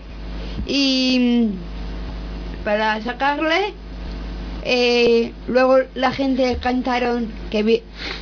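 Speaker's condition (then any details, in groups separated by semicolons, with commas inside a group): Down syndrome; reads news item aloud on live radio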